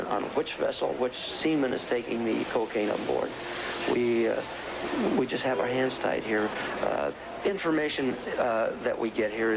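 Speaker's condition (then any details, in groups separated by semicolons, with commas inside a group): No condition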